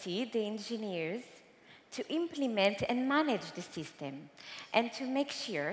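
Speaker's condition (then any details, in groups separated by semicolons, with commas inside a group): No condition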